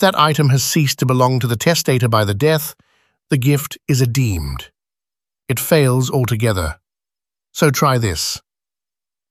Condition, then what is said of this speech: None; typical speech.